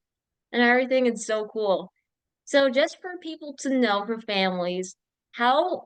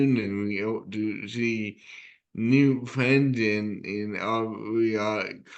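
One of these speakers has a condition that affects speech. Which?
The second: cerebral palsy; present from birth.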